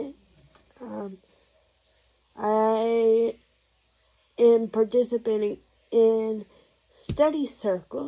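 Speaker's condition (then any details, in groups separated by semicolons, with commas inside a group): Cerebral palsy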